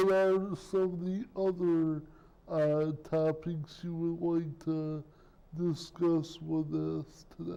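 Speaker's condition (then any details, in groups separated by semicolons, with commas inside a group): Cerebral palsy; speech impairment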